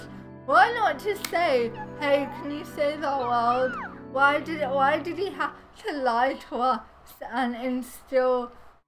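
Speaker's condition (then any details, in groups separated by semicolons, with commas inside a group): Cerebral palsy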